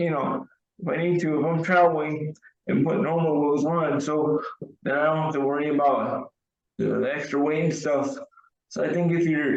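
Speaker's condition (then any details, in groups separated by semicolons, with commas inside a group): Cerebral palsy; wheelchair user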